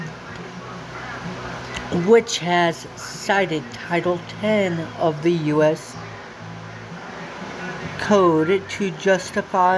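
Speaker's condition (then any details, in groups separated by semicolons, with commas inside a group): Cerebral palsy; from birth, walks with walker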